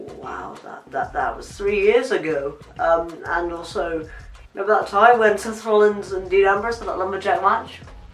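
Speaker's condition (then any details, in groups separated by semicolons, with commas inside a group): No condition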